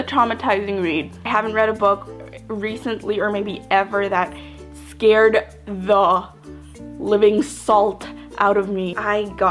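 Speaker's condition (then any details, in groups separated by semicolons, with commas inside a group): No condition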